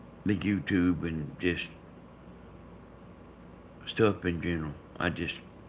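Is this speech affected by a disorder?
Yes: brain bleed.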